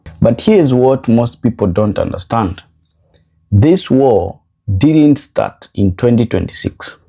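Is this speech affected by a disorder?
No.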